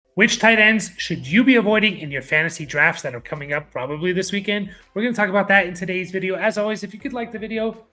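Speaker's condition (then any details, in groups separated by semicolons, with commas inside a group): No condition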